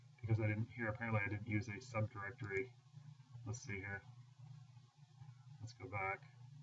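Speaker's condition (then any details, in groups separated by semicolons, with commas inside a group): No condition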